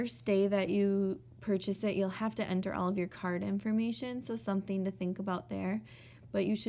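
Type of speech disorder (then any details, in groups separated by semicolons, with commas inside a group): None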